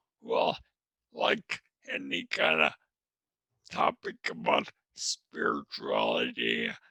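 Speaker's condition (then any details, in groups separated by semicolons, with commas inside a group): Traumatic brain injury; skull collapsed; recent injury, in recovery; could not speak after injury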